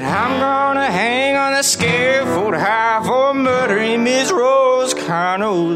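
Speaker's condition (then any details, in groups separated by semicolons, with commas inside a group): No condition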